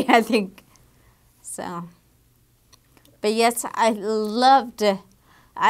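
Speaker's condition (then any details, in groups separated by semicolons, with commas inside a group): Damaged diaphragm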